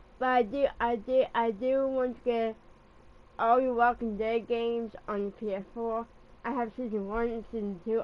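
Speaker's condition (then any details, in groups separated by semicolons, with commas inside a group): Cerebral palsy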